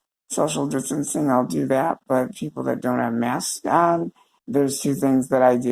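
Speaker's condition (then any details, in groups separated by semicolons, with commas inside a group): Cerebral palsy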